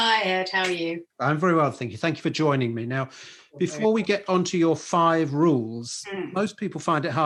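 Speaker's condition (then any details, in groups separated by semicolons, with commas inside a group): No condition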